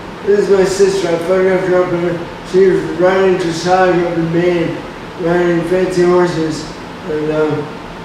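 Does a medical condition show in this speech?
Yes: brain injury.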